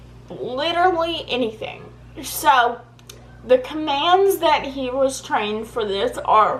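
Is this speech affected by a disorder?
Yes: cerebral palsy.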